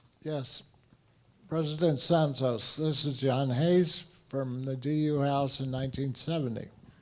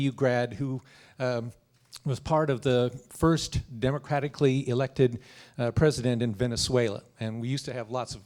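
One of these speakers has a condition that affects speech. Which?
The first: multiple sclerosis.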